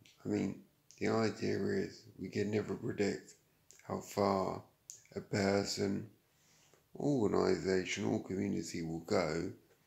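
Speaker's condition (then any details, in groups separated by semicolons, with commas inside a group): Traumatic brain injury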